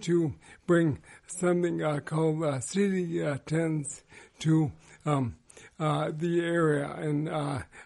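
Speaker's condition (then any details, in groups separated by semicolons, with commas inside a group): ALS; over 12 years since diagnosis, slower progression than most, worsening daily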